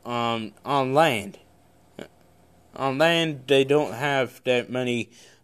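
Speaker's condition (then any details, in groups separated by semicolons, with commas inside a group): Cerebral palsy; congenital, no known medical cause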